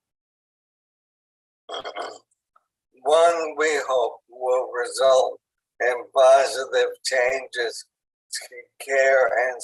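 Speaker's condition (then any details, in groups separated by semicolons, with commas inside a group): ALS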